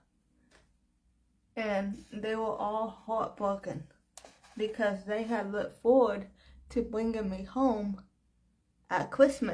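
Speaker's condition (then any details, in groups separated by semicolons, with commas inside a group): Cerebral palsy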